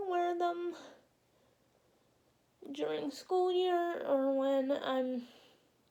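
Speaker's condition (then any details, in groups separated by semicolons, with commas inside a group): Quadriplegic cerebral palsy; spastic quadriplegic type, hip surgery, one leg angled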